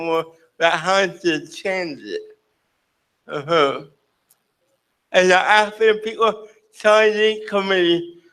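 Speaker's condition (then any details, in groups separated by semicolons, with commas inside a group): Cerebral palsy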